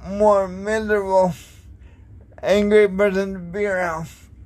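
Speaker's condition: Cerebral palsy

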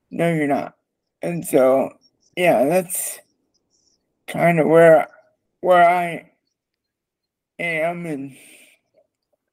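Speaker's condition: Cerebral palsy; since childhood

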